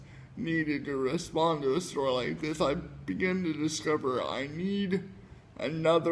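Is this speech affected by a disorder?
Yes: cerebral palsy; affects fingers and toes.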